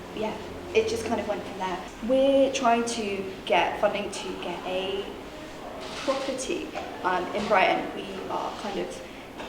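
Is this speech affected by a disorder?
No.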